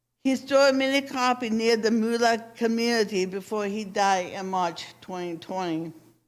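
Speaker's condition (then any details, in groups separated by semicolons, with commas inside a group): Cerebral palsy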